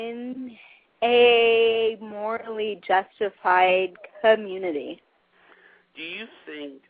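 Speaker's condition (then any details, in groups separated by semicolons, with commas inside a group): Cerebral palsy; stutters from speech muscle spasms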